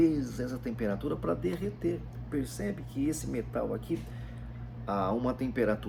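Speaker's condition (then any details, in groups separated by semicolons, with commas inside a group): No condition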